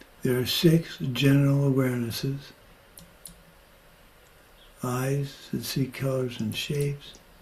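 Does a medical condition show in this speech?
Yes: Parkinson's; progressing.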